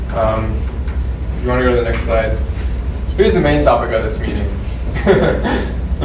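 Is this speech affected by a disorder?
No.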